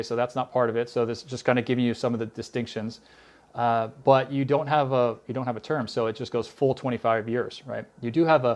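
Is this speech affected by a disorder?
No.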